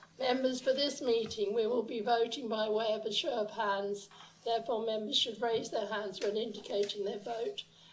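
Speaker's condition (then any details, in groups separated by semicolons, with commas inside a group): No condition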